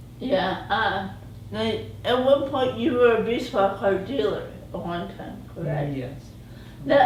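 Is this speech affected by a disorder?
Yes: cerebral palsy; present from birth.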